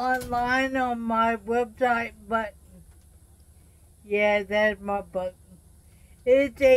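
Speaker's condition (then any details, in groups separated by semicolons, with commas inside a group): Traumatic brain injury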